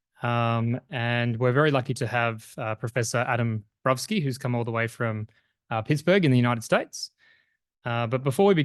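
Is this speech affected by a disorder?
No.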